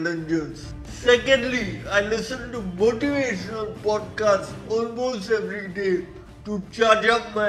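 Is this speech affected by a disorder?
Yes: cerebral palsy; present from birth.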